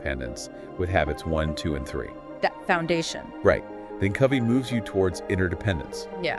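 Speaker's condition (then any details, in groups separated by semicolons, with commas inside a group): No condition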